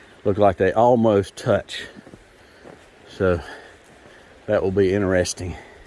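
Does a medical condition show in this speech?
No.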